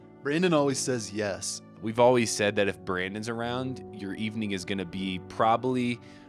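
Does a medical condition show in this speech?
No.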